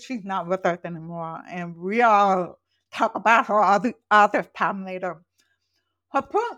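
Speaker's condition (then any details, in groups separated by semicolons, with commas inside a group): Profoundly deaf, congenital; born profoundly deaf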